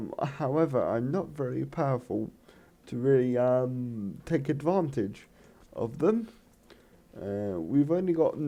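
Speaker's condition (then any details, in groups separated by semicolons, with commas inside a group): Cerebral palsy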